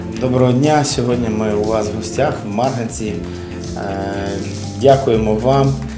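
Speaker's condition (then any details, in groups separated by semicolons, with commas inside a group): No condition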